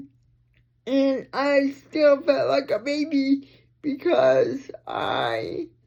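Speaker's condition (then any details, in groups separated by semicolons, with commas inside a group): Cerebral palsy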